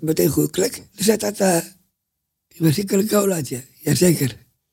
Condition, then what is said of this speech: Down syndrome. Want jij bent natuurlijk, jij praat heel goed, je bent in de serie.